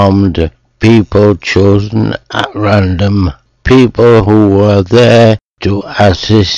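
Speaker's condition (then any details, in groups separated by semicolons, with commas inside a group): Motor neuron disease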